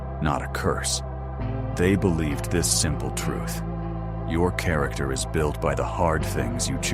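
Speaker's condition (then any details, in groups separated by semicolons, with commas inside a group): No condition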